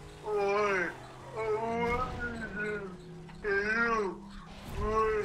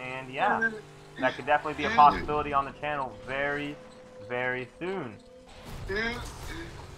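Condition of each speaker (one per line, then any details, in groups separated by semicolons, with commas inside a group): Cerebral palsy
No condition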